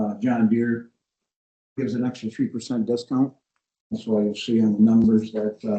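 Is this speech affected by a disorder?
No.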